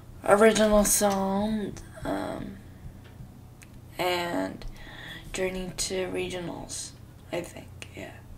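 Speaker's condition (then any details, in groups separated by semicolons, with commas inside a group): Cerebral palsy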